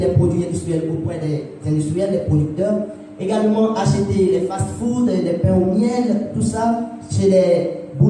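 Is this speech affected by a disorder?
No.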